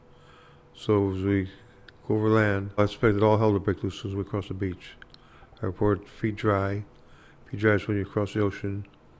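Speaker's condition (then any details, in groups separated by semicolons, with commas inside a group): Parkinson's disease; speech affected very significantly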